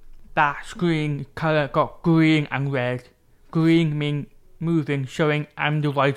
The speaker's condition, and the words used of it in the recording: Deafness. Even though it's letter S-H-T-H-N-L-T, I still struggle though.